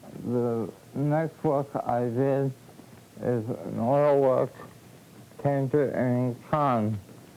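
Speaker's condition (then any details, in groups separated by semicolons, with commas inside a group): Cerebral palsy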